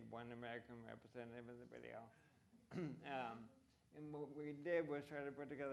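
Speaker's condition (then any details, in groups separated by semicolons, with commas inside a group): ALS; voice impacted, reduced fluency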